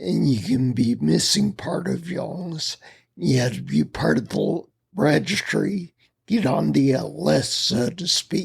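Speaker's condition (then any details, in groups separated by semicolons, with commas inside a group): Spinocerebellar ataxia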